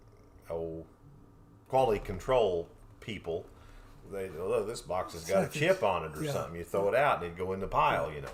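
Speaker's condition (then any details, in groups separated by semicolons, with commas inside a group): No condition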